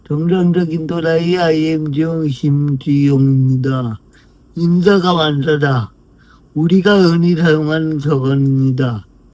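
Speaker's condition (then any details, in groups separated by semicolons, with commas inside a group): Brain lesion disability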